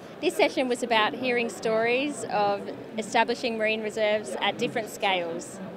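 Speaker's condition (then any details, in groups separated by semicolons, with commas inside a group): No condition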